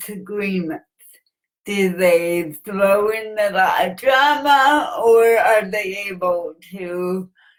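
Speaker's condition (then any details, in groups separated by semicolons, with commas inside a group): Cerebral palsy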